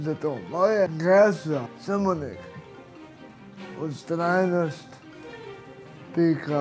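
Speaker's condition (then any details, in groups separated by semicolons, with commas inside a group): Spastic cerebral palsy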